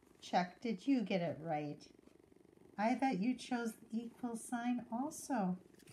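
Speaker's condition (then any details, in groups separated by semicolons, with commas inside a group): No condition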